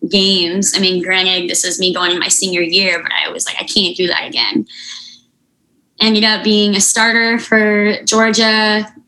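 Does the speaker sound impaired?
Yes: unilateral cleft lip and palate, severe; speech therapy after stroke at 18, relearned spelling and putting words together.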